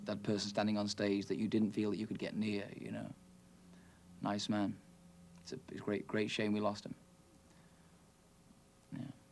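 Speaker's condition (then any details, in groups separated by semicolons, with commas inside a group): No condition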